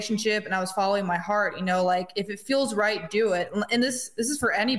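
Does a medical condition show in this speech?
No.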